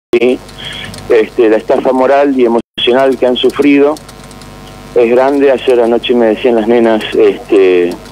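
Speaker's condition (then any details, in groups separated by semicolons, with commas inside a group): No condition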